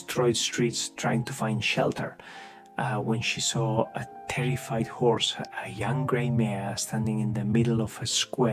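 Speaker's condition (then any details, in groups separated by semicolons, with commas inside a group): No condition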